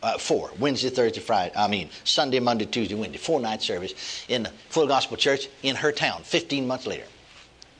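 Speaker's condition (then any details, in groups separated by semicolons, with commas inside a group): No condition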